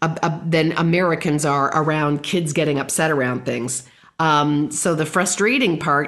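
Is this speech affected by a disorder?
No.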